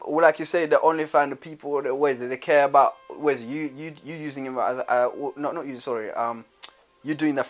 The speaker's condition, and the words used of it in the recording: Stuttering. So every time when I'm talking shit, I hear myself.